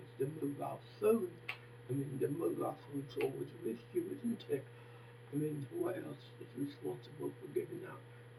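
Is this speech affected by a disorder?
Yes: facial palsy; can barely hear own speech.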